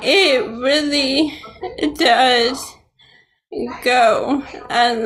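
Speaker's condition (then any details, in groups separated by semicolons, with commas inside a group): ALS, sporadic; many years since delayed diagnosis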